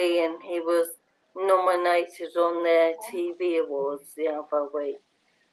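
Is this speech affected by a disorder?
Yes: motor neurone disease; bulbar onset.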